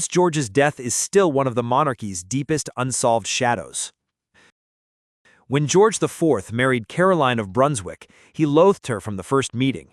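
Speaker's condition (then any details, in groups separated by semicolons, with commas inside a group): No condition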